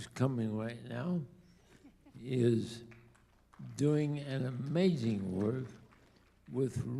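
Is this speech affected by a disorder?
Yes: ALS.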